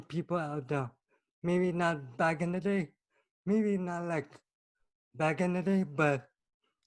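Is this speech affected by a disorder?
Yes: cerebral palsy.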